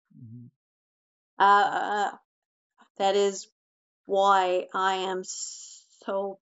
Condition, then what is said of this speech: Stuttering. I still have people laugh in my face. Oh, you forget your number, or oh, you forget your name? No, I stutter.